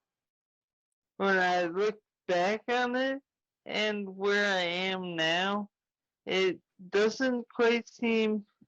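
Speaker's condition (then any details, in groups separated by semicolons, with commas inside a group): Traumatic brain injury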